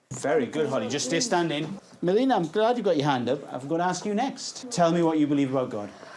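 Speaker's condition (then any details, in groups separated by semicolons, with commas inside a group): No condition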